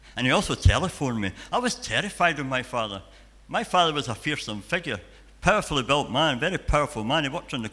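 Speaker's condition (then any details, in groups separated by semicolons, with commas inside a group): Cleft palate and cleft lip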